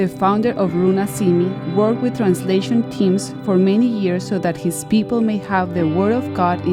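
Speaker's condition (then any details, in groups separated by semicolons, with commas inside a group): No condition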